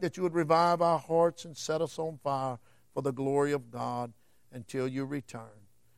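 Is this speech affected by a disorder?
No.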